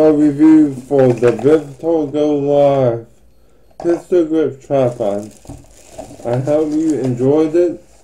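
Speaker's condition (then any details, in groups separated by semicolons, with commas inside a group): Ataxic cerebral palsy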